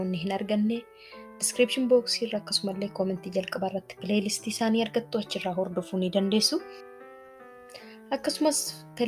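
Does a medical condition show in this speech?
No.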